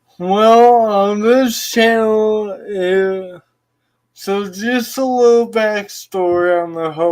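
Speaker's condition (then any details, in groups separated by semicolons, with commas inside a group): Cerebral palsy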